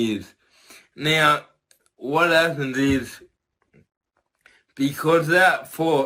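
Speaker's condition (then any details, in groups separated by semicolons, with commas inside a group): Cerebral palsy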